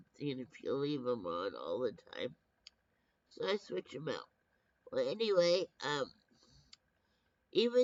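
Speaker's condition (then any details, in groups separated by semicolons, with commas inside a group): Brain injury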